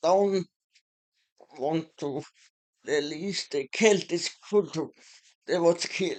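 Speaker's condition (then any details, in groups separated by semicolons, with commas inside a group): Muscular Parkinson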